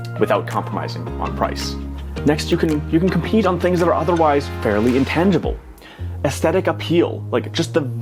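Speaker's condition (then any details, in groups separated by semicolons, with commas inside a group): No condition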